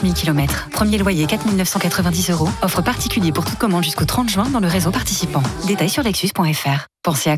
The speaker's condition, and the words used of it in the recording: None; typical speech.